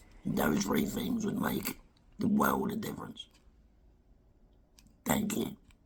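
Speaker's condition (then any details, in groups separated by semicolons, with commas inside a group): Head and neck cancer; surgery and radiotherapy, possibly chemotherapy; treatment finished; speaking affected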